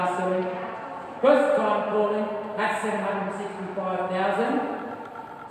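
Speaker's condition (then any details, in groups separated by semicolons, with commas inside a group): No condition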